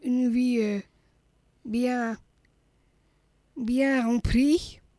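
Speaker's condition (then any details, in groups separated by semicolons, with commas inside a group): Down syndrome (trisomy 21); age 39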